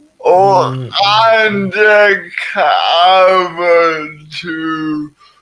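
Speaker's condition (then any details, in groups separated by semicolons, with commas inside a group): Cerebral palsy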